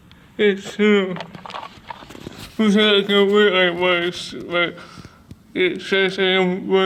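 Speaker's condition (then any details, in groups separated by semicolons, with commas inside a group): Cerebral palsy; speech disability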